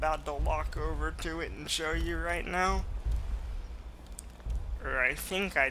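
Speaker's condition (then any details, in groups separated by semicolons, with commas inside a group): Cerebral palsy, mild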